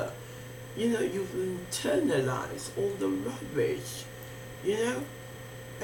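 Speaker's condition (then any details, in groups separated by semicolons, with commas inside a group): Facial palsy; can barely hear own speech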